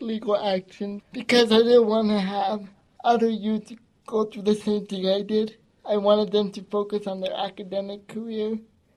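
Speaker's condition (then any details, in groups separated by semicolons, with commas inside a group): Cerebral palsy; gentle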